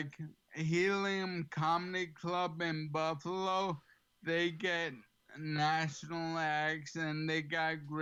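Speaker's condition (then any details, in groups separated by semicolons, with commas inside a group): ALS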